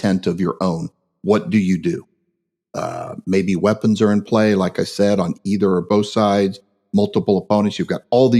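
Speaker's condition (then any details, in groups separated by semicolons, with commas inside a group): No condition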